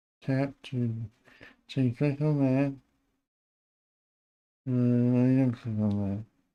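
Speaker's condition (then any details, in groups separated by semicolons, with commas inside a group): Parkinson's disease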